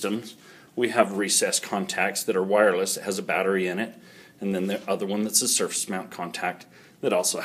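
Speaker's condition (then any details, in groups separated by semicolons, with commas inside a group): No condition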